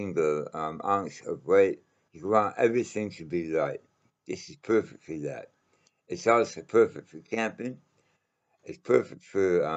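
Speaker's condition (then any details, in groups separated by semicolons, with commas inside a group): Mouth cancer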